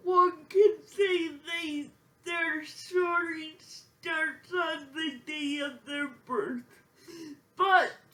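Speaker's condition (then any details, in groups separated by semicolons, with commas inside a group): Physical speech impairment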